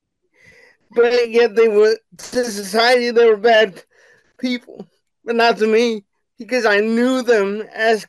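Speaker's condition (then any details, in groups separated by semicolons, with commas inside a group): Cerebral palsy; wheelchair bound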